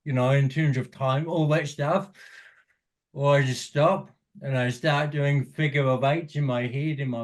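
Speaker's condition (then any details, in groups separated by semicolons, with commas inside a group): Cerebral palsy; speech therapy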